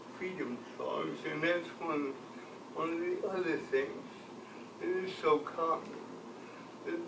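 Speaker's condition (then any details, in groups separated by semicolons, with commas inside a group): Cerebral palsy; from birth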